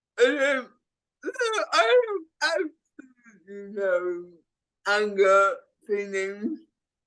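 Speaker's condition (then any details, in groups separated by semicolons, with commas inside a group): Cerebral palsy; speech impediment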